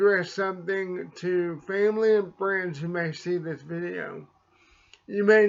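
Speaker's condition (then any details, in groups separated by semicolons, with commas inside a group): Cerebral palsy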